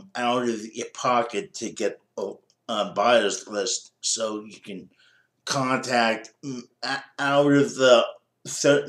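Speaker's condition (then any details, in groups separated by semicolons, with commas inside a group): Cerebral palsy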